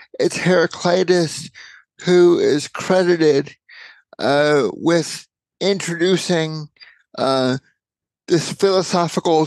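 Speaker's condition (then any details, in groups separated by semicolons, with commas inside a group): Cerebral palsy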